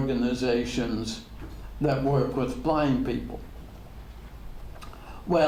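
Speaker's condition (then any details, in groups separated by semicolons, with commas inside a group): ALS; degenerative; diagnosed ten years ago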